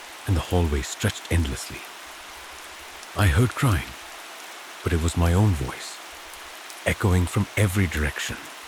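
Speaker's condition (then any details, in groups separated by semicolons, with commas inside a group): No condition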